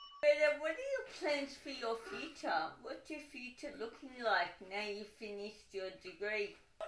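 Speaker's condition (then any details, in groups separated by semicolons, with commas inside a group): Cerebral palsy, dystonic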